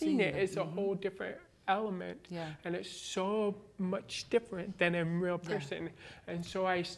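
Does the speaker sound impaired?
Yes: born deaf, cochlear implant, congenital.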